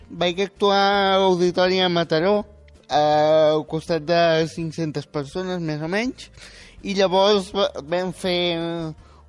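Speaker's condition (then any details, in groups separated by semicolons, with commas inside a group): Spastic quadriplegic cerebral palsy; age 18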